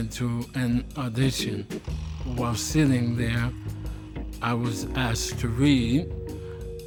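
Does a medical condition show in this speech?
Yes: ALS; slurred speech early sign.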